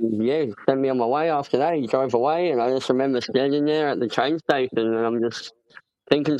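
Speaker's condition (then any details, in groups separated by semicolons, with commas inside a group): Cleft palate; congenital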